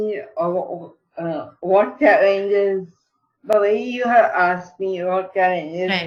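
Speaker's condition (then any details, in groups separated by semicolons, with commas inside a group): Cerebral palsy; mild speech problem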